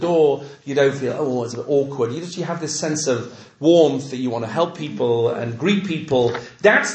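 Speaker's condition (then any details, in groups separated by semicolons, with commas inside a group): No condition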